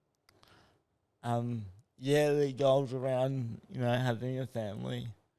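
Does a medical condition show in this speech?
Yes: cerebral palsy.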